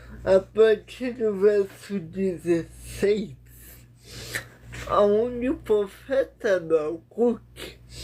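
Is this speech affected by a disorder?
Yes: paralysis.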